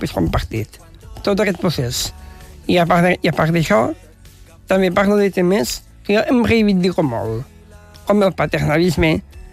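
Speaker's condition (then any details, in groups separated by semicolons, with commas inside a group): Down syndrome; adult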